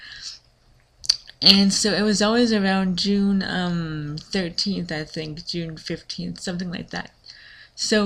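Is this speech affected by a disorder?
Yes: cerebral palsy.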